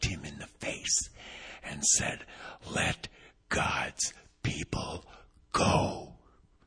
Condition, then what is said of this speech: Vocal cord paralysis. Well, as you can tell, I still don't have my voice back.